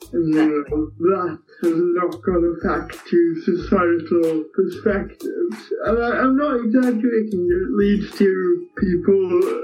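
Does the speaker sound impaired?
Yes: cerebral palsy; cerebral palsy from brain damage at birth, physical only, affects walking and balance; speech impairment, affects speech and swallowing.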